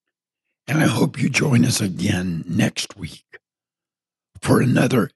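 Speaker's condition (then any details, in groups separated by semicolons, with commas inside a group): Partial laryngectomy from throat cancer; voice sounds different from typical voices, strangers ask if sick, still understandable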